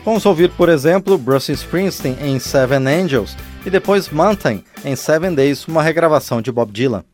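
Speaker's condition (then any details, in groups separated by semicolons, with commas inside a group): No condition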